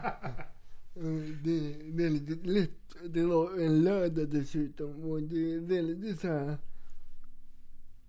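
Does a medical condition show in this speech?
Yes: cerebral palsy; once walked ten kilometres in one day without wheelchair.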